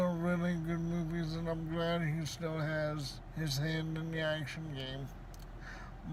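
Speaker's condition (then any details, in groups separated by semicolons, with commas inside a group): Cerebral palsy, spastic, severe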